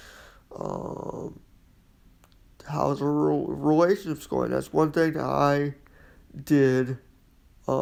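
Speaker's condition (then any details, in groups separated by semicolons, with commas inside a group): Quadriplegic cerebral palsy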